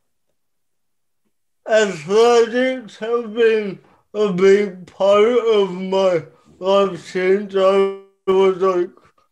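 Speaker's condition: Cerebral palsy; ongoing gym workouts, reported to make cerebral palsy stronger

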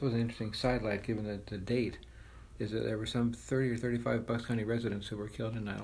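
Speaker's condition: Parkinson's disease

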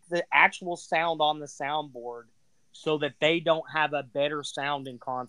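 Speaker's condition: No condition

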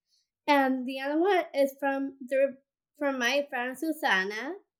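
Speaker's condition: Down syndrome; present since birth

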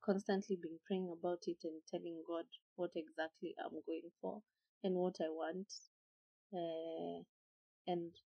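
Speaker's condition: No condition

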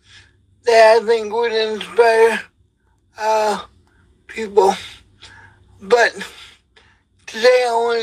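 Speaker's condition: Cerebral palsy; wheelchair user

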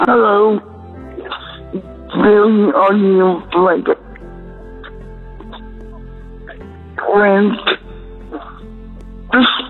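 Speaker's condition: Facial dystonia; very painful

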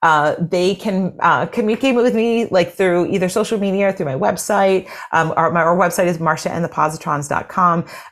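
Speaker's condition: No condition

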